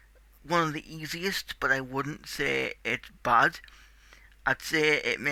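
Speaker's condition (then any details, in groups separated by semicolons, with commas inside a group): Cerebral palsy; tight muscles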